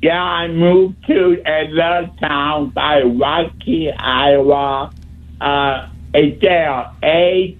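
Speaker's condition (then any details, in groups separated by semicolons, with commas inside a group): Speech impediment; tries to talk really clearly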